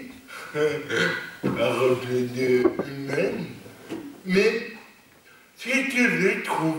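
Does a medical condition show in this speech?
Yes: cerebral palsy; lifelong, non-progressive.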